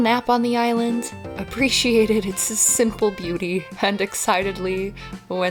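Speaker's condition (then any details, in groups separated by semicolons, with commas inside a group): No condition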